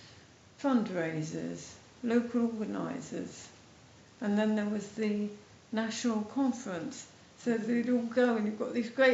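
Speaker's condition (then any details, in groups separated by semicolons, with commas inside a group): MND, mild; speech slightly affected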